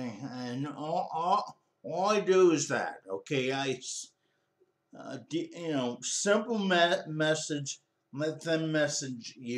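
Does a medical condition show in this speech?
Yes: cerebral palsy.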